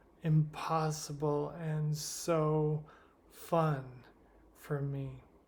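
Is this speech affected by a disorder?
Yes: primary lateral sclerosis.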